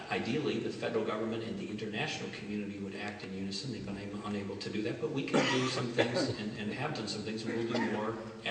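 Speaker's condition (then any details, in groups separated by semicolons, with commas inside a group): No condition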